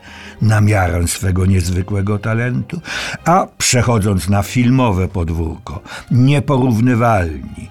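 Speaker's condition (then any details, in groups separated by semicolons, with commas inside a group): No condition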